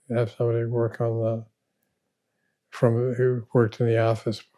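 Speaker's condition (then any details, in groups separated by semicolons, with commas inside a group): Parkinson's disease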